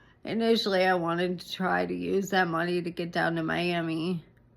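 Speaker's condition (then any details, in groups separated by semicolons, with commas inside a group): ALS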